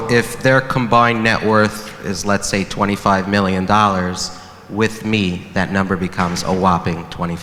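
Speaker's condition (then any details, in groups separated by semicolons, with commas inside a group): No condition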